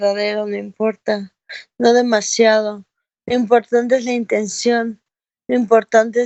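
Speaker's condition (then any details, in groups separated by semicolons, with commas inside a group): Cerebral palsy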